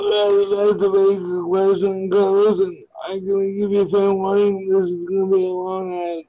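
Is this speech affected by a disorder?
Yes: cerebral palsy; limbs affected, cannot walk, wheelchair user; speech impairment, some listeners may not understand, hosts find speech clear.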